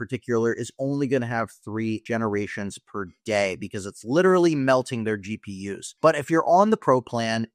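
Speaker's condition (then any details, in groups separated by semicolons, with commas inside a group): No condition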